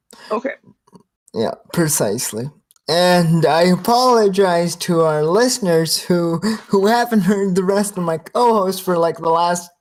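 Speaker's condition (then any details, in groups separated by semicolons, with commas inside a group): Cerebral palsy, spastic quadriplegia, severe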